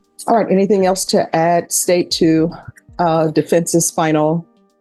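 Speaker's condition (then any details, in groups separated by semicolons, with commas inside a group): No condition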